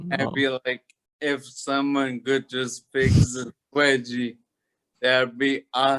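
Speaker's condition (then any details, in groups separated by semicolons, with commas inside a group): Toxic leukoencephalopathy, locked-in syndrome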